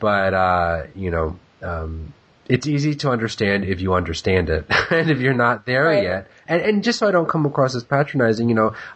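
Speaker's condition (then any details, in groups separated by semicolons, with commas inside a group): No condition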